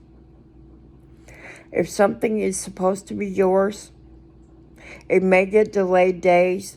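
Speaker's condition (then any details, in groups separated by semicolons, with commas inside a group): Cerebral palsy; speech noticeably atypical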